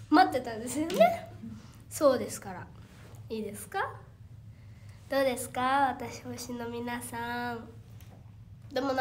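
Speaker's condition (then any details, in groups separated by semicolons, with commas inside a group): No condition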